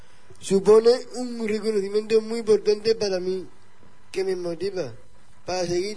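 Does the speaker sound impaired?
Yes: Down syndrome.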